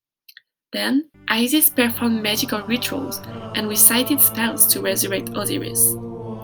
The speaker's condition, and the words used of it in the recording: No condition.